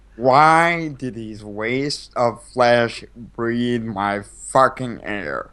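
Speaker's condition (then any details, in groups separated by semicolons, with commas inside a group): Cerebral palsy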